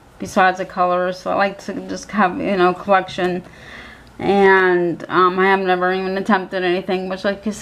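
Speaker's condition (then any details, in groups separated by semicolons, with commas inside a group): Cerebral palsy; physical handicap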